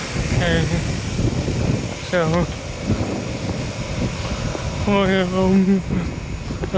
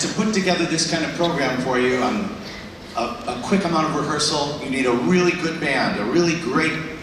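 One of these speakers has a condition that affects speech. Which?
The first: cerebral palsy; body affected; speech disability.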